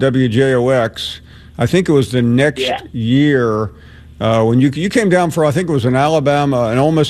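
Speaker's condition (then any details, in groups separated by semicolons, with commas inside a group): No condition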